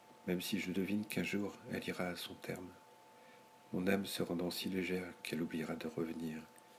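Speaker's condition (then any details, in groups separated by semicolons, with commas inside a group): No condition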